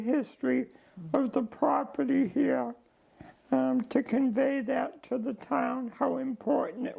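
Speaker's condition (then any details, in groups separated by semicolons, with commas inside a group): ALS; diagnosed about 15 months ago, declining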